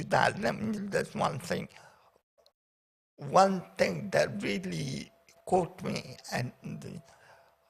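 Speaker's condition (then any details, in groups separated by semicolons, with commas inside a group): Paraplegia with essential tremor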